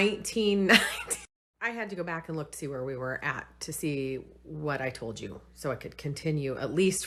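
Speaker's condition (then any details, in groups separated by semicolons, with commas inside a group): No condition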